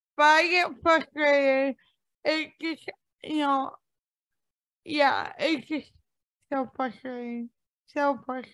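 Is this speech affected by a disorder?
Yes: cerebral palsy; cerebral palsy from lack of oxygen at birth, right-brain damage affecting left side of body; impaired speech.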